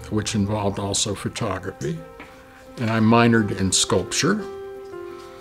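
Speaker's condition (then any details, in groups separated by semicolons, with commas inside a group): No condition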